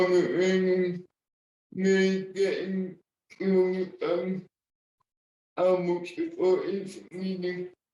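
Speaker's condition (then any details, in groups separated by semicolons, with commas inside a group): Cerebral palsy, spastic and dyskinetic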